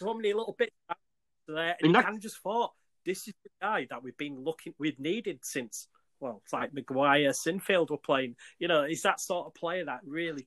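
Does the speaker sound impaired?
No.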